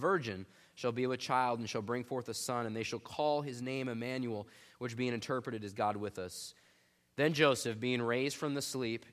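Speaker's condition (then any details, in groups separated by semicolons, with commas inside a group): No condition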